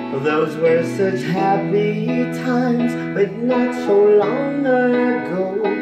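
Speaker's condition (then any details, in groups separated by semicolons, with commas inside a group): No condition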